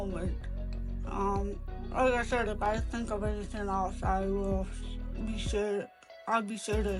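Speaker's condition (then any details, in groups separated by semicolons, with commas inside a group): Cerebral palsy; later onset, hearing loss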